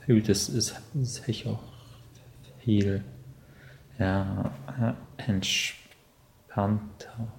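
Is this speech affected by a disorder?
Yes: stuttering; stuttering since primary school, grandfather stutters, mother stutters very slightly; ongoing at 27, has worked much on stuttering, severity varies day to day; blocks from slight to very strong, strong blocks cramp whole upper body, repetitions, fillers, singing freer; here repeated words, blocks.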